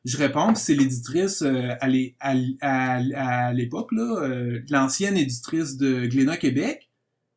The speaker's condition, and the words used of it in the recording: Stuttering. Dans l'acceptation puis la normalisation du bégaiement, ça fait en sorte que plus je l'accepte, plus je normalise le bégaiement, plus je comprends son fonctionnement, moins je, bégaye aussi parce que j'arrive à le maîtriser plus.